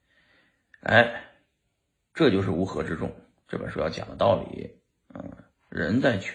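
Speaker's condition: No condition

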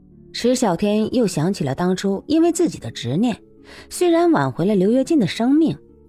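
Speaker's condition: No condition

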